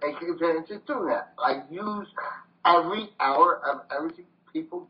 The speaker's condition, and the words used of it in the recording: Tracheostomy. On one hand, it saved my life, but on the other hand, it gave me this voice challenge.